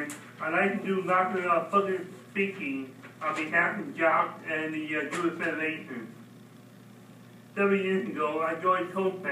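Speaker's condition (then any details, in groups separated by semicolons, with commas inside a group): Mild cerebral palsy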